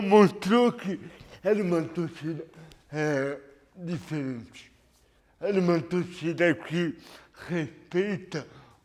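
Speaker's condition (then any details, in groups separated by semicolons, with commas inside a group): Cerebral palsy; lack of oxygen at birth, premature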